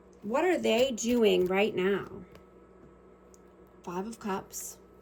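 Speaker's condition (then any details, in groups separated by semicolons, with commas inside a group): No condition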